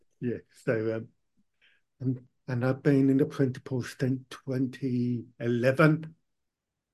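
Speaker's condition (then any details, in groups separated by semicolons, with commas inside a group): Profound deafness; powerful hearing aids early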